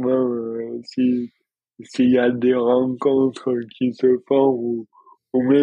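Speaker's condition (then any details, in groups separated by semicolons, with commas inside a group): Dystonia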